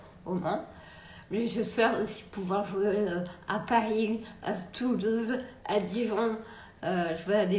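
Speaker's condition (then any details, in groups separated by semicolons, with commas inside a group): Multiple sclerosis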